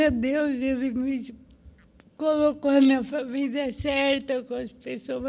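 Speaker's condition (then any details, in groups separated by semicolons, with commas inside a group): Cerebral palsy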